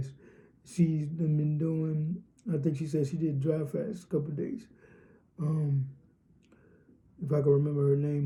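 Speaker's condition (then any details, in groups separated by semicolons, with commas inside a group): Cerebral palsy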